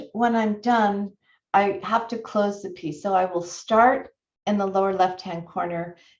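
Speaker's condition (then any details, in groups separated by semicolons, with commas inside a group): No condition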